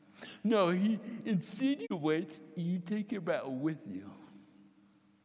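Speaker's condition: Cerebral palsy, mild; typewriter for writing

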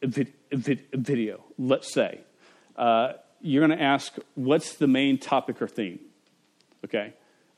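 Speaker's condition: Stutter; stutter since age five, persisting through adulthood; at times blocks and cannot say own name; repeated sounds

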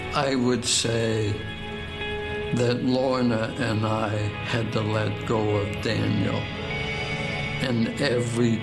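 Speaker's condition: ALS, speech-generating device

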